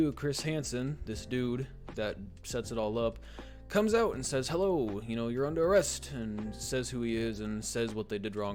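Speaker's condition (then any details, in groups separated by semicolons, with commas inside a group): No condition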